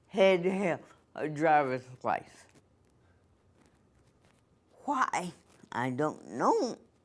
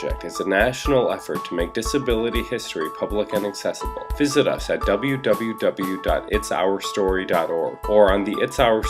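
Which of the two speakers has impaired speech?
The first: cerebral palsy; from birth.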